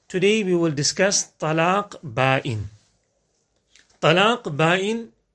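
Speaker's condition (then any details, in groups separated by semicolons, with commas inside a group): No condition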